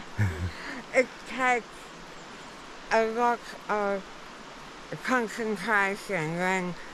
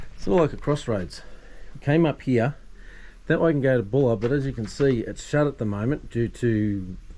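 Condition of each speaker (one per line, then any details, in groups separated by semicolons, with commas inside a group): Jaw cancer surgery; jaw cancer, 16-hour surgery, tracheostomy, peg feeding, 35 radiation treatments; no speech with tracheostomy, speaks since removal
No condition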